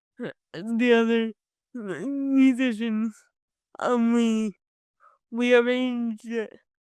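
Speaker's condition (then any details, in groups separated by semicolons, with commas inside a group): Cerebral palsy; from birth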